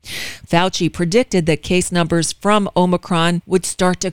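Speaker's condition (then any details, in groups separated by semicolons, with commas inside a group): No condition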